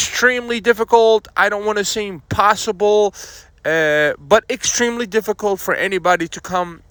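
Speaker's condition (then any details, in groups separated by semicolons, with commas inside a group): No condition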